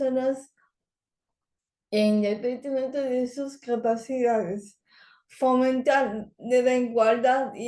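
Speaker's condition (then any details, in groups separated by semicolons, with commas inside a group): Cerebral palsy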